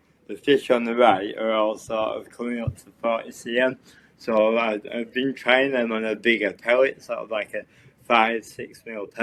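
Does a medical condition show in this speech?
Yes: cerebral palsy.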